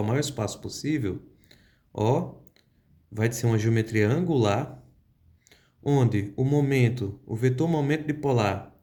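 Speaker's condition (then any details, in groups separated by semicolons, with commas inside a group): No condition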